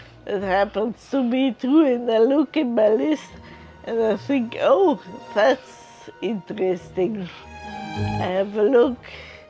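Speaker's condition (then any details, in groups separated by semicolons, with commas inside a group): Multiple sclerosis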